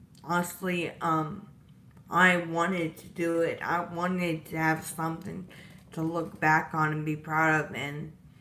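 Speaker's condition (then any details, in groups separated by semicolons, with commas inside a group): Disability causing slurred speech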